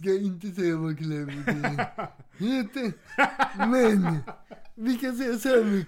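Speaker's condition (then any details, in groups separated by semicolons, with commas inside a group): Cerebral palsy; wheelchair user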